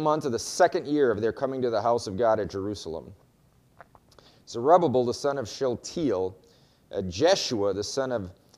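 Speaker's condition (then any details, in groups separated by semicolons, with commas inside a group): No condition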